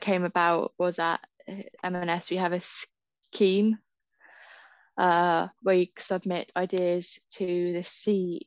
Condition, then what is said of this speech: Stuttering. They'd have no idea I had a stammer until I opened my mouth.